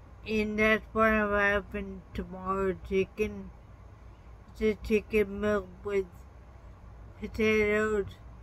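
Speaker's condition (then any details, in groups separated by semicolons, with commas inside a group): Traumatic brain injury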